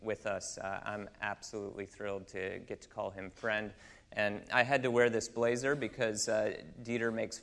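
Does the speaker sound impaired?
No.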